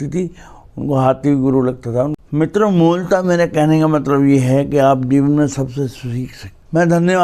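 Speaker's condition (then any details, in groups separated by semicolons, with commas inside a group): Cerebral palsy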